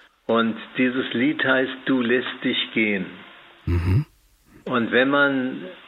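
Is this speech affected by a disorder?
Yes: Parkinson's disease; years of hand tremor holding a glass, dismissed as stage fright, diagnosed by neurologist after examination; aged 80, Professor Volkmann of Würzburg University involved.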